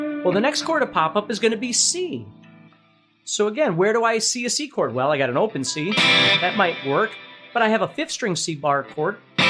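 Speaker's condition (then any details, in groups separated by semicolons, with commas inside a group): No condition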